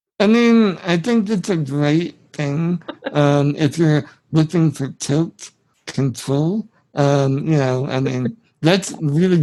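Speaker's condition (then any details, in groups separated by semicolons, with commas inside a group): Spinal muscular atrophy; genetic, from birth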